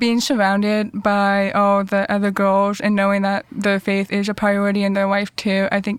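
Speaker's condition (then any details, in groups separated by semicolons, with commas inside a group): Deafness; cochlear implants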